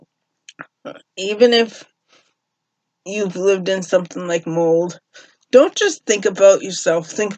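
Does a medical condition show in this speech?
Yes: cerebral palsy; uses walker, no wheelchair.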